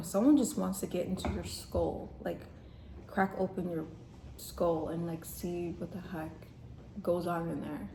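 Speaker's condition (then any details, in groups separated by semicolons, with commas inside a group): No condition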